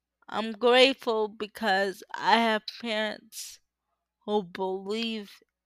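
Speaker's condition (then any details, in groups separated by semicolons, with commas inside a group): Cerebral palsy; uses power wheelchair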